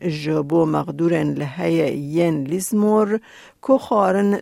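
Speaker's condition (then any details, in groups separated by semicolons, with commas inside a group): No condition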